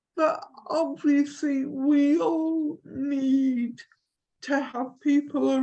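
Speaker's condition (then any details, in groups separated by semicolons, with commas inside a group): Cerebral palsy; from birth, affects limbs and neck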